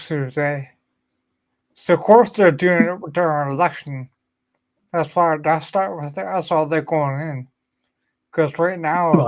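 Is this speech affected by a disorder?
Yes: ataxia; speech and swallowing affected.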